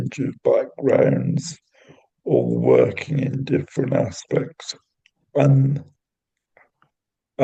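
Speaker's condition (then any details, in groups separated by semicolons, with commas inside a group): Cerebral palsy; intrathecal baclofen pump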